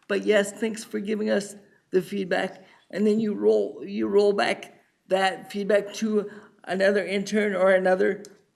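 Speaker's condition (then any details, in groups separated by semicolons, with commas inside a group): Cerebral palsy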